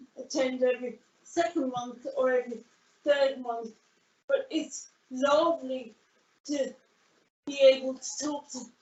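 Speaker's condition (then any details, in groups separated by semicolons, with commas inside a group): Cerebral palsy; caused by grade one brain bleed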